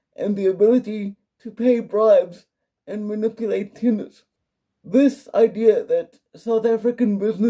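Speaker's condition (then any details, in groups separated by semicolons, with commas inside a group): Quadriplegic cerebral palsy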